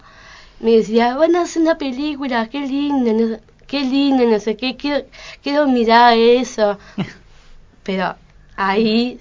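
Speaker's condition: Down syndrome; adult aged 32

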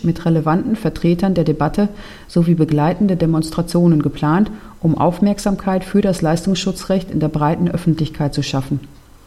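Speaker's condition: No condition

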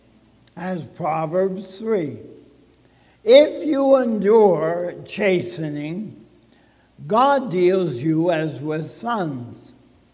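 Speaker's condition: ALS (Lou Gehrig's disease); affects speaking

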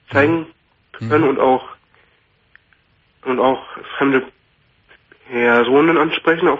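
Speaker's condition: Stuttering; stutter onset at age 5, neurological cause per therapists, possibly earlier accident, years of outpatient therapy; about 12 years since onset, improved since childhood, finished first 5-week inpatient phase in Bonn; mild stutter, clear sentences with slight breaks, stutter-control technique, fluency shaping linking words on one breath; repeated sounds, blocks

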